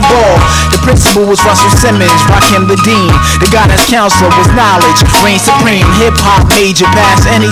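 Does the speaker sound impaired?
No.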